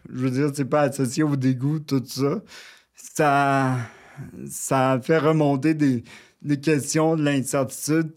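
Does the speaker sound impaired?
Yes: cerebral palsy, near quadriplegia.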